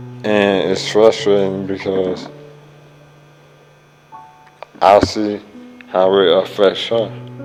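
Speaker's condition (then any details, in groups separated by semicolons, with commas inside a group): ALS; speech progressively lost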